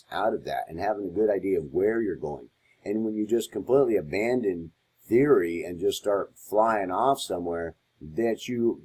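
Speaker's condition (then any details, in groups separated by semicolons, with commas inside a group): No condition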